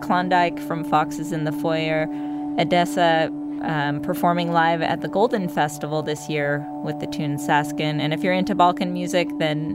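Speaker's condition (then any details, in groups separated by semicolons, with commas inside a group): No condition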